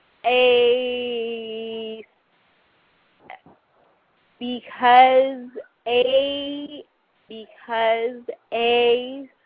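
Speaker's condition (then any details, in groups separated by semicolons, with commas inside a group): Cerebral palsy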